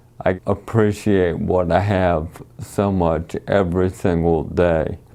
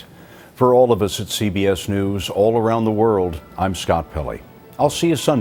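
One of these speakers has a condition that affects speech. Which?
The first: ALS.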